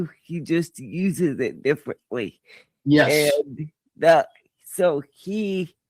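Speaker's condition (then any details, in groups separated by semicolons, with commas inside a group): Cerebral palsy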